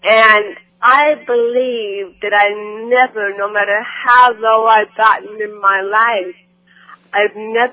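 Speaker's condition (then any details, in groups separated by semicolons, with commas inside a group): Cerebral palsy; improved by stand-up comedy performing as articulation practice and speech therapy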